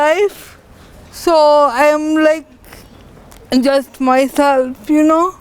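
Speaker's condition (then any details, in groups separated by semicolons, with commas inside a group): Cerebral palsy; from birth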